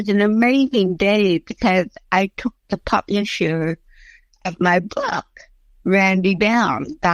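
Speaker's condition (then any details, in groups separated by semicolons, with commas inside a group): Cerebral palsy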